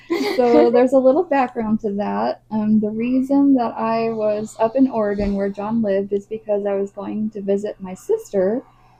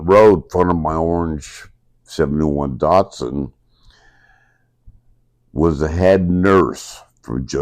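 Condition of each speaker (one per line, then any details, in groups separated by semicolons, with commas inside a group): No condition
Traumatic brain injury; severe, third of brain left, seizures, electrodes implanted; injured as teenager, implants 5 years ago, ongoing seizures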